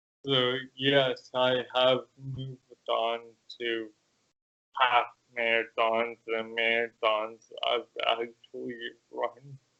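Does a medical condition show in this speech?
Yes: cerebral palsy.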